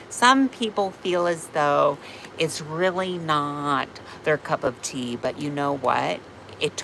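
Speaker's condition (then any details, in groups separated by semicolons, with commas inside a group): No condition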